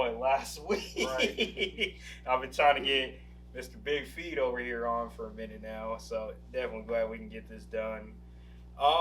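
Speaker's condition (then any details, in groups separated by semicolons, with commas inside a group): No condition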